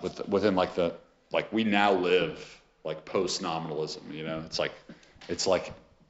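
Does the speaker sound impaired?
No.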